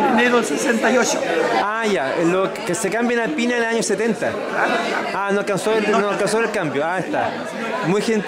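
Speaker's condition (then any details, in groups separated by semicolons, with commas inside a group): No condition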